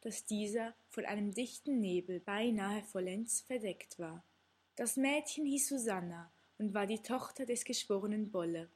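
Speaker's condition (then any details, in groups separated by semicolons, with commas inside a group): No condition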